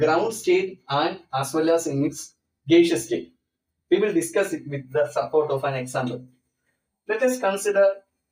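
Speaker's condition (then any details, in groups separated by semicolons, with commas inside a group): No condition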